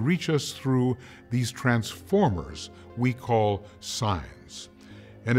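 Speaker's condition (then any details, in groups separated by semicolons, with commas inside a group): No condition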